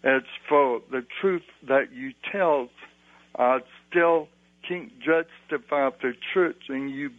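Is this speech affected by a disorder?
Yes: cerebral palsy; cerebral palsy since birth; talks with great difficulty.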